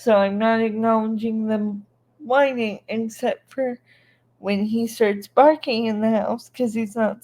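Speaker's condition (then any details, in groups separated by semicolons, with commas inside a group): Cerebral palsy; present from birth, paralysis with sensation intact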